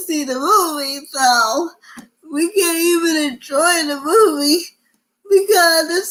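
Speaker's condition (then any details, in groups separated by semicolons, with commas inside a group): Cerebral palsy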